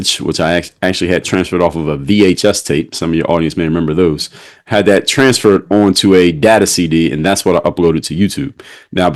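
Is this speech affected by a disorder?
No.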